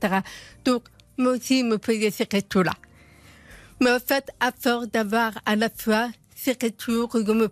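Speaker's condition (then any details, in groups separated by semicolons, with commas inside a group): Profound congenital deafness; told would never speak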